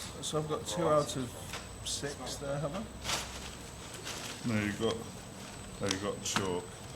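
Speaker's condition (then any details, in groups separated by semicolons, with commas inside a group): No condition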